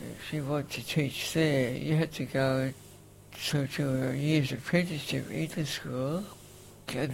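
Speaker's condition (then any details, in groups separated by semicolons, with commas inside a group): Facioscapulohumeral muscular dystrophy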